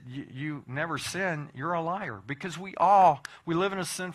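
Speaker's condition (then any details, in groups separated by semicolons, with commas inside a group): No condition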